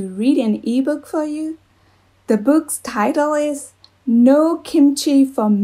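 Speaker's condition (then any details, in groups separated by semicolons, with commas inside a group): No condition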